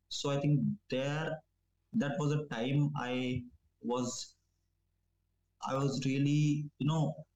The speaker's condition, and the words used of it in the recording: Stuttering. If I will stutter 2-3-4 more times, it doesn't matter.